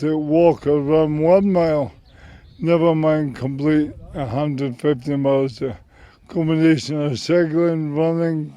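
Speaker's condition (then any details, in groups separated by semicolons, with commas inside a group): MND; about 4.5 years since diagnosis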